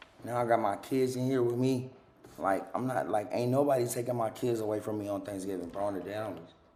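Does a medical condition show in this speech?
No.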